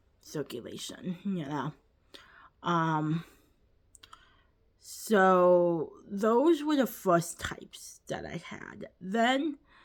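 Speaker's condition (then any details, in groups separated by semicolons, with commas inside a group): Cerebral palsy, quadriplegic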